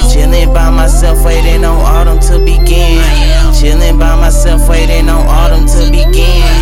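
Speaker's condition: No condition

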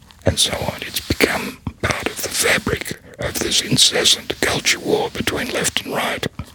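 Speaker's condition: Laryngectomy, voice prosthesis

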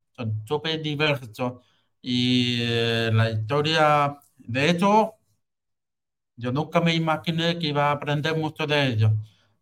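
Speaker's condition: Hearing loss with cochlear implant; cochlea dead

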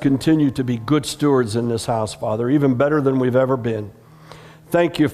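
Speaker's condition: No condition

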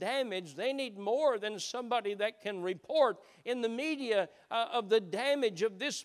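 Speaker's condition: No condition

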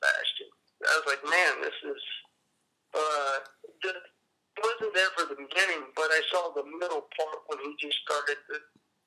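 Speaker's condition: Cerebral palsy; appearance likened to Parkinson's

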